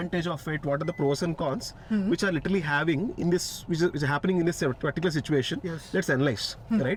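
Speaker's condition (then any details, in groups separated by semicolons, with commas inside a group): No condition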